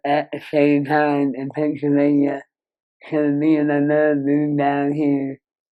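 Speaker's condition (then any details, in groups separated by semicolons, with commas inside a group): Moebius syndrome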